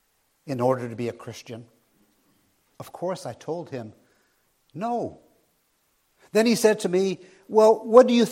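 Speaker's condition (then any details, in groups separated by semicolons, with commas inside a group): No condition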